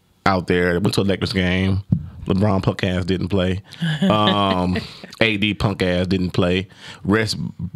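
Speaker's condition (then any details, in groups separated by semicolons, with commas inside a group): No condition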